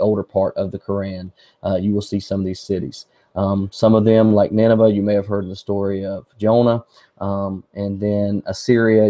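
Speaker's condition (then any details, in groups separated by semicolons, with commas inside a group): No condition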